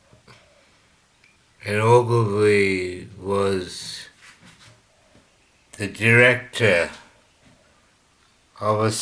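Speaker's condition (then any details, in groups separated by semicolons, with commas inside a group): Slurred speech from poisoning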